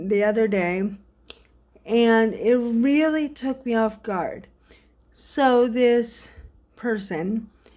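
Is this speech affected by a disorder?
Yes: cerebral palsy.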